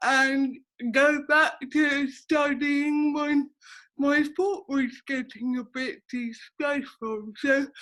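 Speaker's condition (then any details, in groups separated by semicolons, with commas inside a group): Cerebral palsy; affects speech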